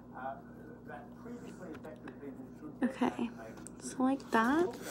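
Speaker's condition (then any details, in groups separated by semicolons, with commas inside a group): No condition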